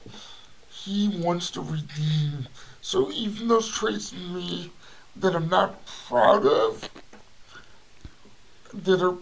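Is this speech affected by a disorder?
Yes: cerebral palsy; cerebral palsy from birth, brain damage affecting balance and coordination, limbs affected, power wheelchair user; voice audibly affected.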